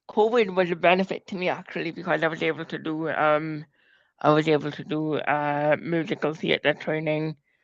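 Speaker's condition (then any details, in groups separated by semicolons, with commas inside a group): Cerebral palsy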